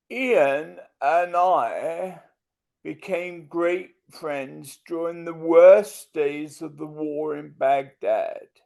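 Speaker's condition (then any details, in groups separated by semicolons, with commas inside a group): Multiple sclerosis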